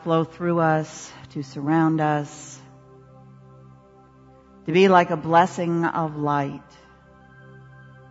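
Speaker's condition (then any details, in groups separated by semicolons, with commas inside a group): No condition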